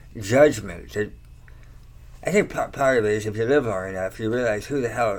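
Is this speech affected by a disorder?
Yes: tongue cancer surgery; three or four tongue surgeries.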